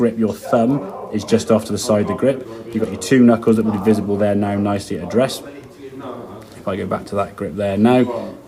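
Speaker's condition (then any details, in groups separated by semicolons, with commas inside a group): No condition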